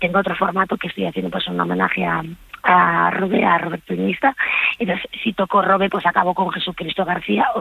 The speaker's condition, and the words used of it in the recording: Vocal nodules. Sí, pero bueno, cuando se me pone rota ya la voz, pues ya tiro por Bonnie Tyler o tiro por Joaquín Sabina o tengo mis recursos.